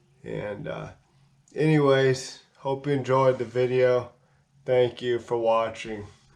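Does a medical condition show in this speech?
Yes: cerebral palsy; physical disability.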